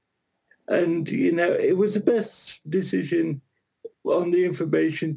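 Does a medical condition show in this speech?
Yes: cerebral palsy; from birth, brain starved of oxygen at birth, surviving twin, birth weight one pound.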